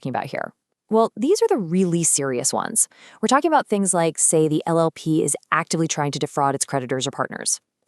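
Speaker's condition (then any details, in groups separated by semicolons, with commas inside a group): No condition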